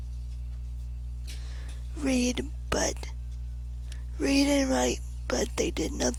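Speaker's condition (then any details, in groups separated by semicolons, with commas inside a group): Cerebral palsy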